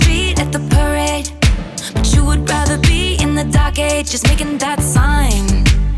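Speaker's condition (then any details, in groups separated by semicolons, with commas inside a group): No condition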